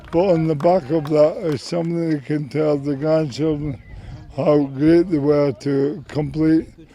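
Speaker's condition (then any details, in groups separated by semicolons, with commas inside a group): MND; about 4.5 years since diagnosis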